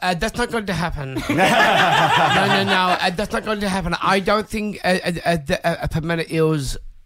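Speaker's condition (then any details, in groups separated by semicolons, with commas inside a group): Down syndrome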